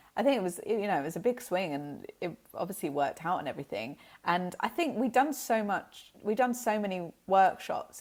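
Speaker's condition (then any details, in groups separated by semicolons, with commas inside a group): No condition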